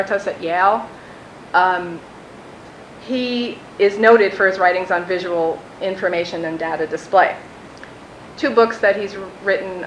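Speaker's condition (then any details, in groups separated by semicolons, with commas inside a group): No condition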